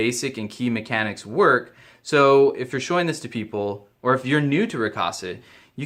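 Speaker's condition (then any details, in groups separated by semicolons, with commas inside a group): No condition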